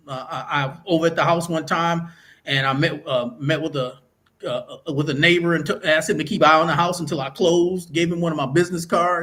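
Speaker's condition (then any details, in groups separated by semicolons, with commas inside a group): No condition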